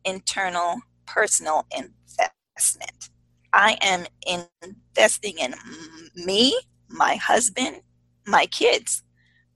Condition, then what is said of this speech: Stuttering. I'm not thinking, "Oh, I can't say it this way because I can't pronounce the T."